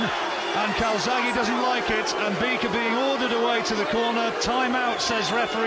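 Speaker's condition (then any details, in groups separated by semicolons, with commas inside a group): No condition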